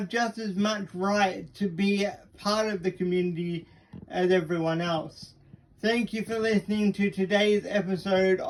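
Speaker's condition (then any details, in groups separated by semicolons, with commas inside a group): Cerebral palsy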